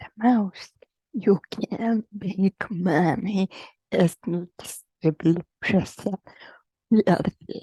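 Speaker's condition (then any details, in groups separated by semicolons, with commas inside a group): Generalized dystonia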